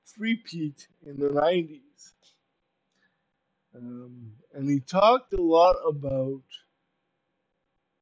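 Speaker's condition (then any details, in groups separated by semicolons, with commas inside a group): Cerebral palsy; uses power wheelchair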